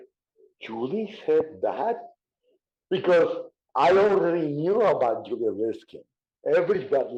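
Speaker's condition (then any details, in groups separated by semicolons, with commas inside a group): Cerebral palsy; diagnosed in childhood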